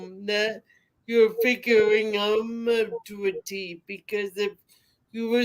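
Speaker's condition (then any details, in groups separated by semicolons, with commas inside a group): Cerebral palsy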